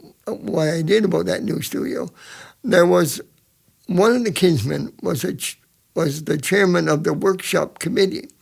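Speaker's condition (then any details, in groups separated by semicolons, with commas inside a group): Cerebral palsy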